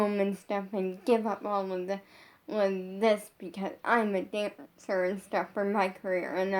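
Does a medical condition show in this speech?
Yes: brain injury.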